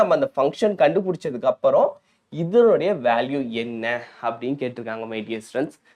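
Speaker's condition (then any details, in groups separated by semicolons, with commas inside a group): No condition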